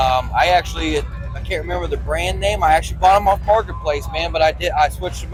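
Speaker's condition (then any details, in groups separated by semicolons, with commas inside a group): No condition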